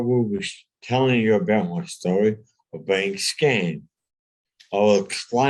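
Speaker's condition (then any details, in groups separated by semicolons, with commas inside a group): Brain injury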